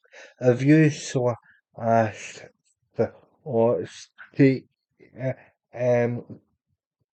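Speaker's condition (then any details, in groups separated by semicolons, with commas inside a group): Cerebral palsy; unable to walk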